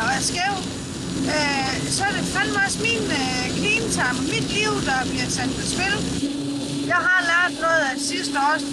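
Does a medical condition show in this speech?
No.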